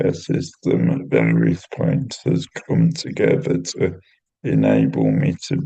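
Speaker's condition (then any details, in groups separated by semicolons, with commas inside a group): Cerebral palsy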